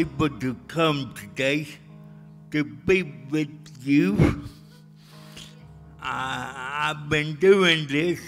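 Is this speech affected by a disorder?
Yes: cerebral palsy; speech still affected.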